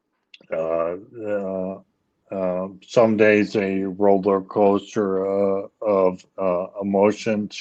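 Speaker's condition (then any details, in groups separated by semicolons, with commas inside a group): ALS; leg onset, later arm weakness; speech issues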